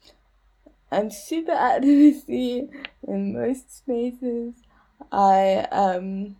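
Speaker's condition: Cerebral palsy; age 29

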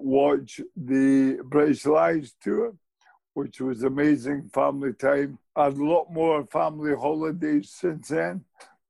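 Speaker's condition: Motor neurone disease; still speaks, host calls speech eloquent

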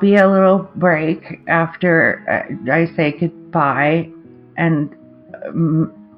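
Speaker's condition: Aphasia after stroke; aphasia improving

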